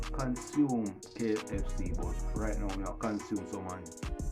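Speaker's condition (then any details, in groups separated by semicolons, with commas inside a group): No condition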